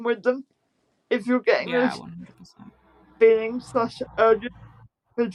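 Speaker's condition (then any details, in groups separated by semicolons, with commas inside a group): Spastic quadriplegic cerebral palsy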